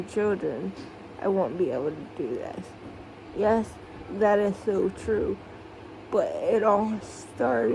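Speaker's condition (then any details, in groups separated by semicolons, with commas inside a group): Cerebral palsy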